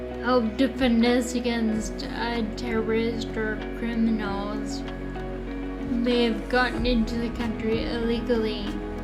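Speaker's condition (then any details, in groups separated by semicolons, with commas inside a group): Friedreich's ataxia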